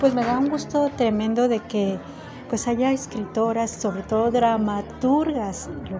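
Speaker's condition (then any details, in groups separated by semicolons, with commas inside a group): No condition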